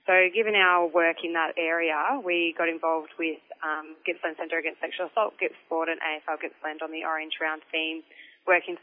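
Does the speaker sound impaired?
No.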